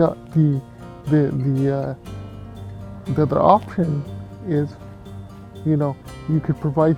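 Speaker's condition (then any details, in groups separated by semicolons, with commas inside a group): Cerebral palsy; from birth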